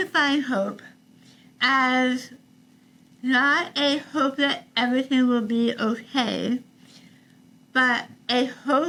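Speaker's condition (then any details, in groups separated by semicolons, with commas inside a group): Tongue cancer, partial glossectomy; partial glossectomy, over half tongue removed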